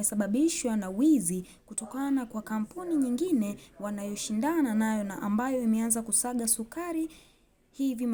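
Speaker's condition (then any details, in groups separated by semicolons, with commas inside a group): No condition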